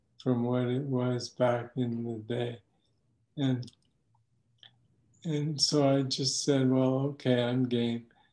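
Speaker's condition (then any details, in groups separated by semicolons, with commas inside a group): Parkinson's disease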